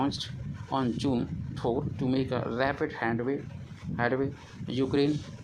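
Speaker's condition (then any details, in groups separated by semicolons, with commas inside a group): No condition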